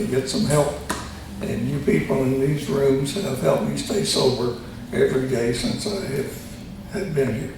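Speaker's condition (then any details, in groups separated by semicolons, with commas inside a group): Tongue cancer surgery; both sides of tongue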